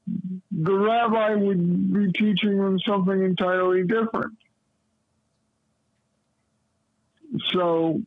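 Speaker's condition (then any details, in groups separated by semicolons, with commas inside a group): Cerebral palsy; lifelong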